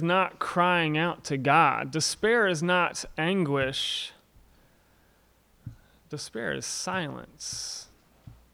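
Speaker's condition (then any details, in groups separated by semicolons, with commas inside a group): No condition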